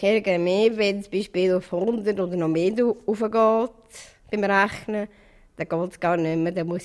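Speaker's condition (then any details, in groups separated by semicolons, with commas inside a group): Down syndrome; trisomy 21, present from birth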